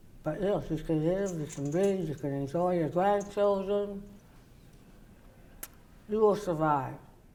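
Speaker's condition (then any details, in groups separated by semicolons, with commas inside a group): Oral cavity cancer, partial glossectomy; partial glossectomy with reconstruction, radiation, palatal device; after surgery and radiation; tongue cannot reach palate, speech needed help, food collects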